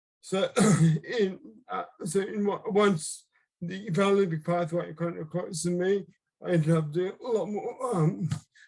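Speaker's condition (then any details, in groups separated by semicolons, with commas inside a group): Cerebral palsy; left-sided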